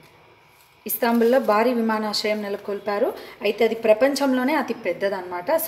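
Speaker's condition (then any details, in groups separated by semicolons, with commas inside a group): No condition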